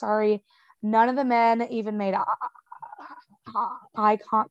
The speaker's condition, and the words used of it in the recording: Stuttering. If I just stutter through the word, they kind of get it.